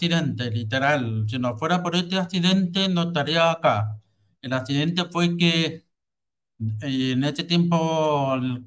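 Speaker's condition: Hearing loss with cochlear implant; about 34

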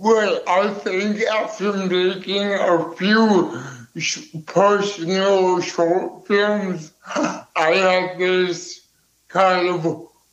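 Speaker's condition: Cerebral palsy

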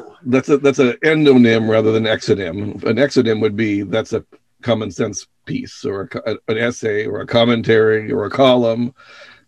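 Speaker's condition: No condition

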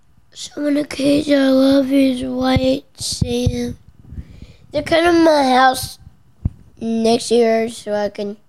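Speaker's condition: Williams syndrome; genetic cause, diagnosed by geneticist after specialist referral, ear tubes placed at Children's Hospital

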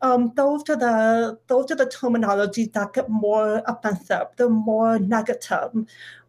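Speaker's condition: Deafness; able to talk

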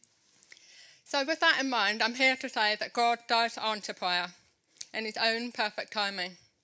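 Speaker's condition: Deafness since birth; congenital, hearing aids since age 2.5, cochlear implant surgery about 10 months ago, no infection, minimal scarring; implant switched on 8 months ago, first only beeps, thumps, vibrations, now hearing better than ever, improving

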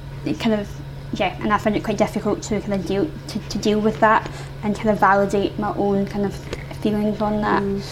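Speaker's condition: Isolated cleft palate; congenital isolated cleft palate

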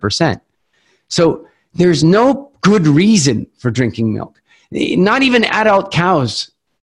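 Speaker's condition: No condition

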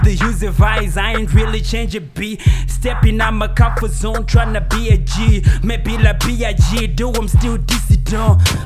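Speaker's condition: No condition

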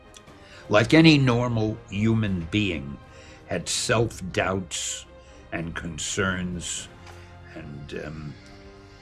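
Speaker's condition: No condition

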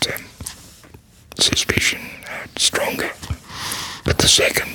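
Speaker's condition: Laryngectomy, voice prosthesis

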